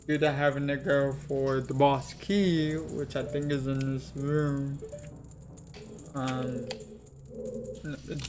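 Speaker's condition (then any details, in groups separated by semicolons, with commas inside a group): Cerebral palsy; affects legs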